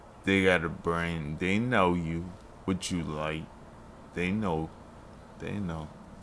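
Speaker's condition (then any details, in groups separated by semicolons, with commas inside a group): Multiple sclerosis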